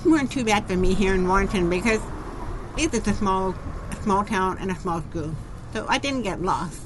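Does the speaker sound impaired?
Yes: deafness; genetic hereditary nerve deafness, born hearing or hard of hearing, profoundly deaf by age five; cochlear implants for a couple of years, bypass damaged nerve, formerly hearing aids, groups still hard; deaf-sounding voice, mistaken for drunk slurring, sometimes taken as German accent, speech learned while hearing.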